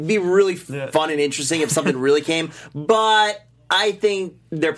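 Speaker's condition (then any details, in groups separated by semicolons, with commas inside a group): No condition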